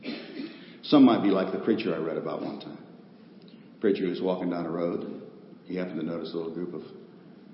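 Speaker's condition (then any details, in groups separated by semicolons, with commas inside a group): No condition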